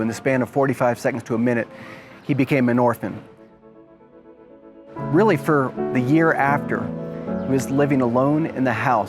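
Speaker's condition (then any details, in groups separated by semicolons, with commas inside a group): No condition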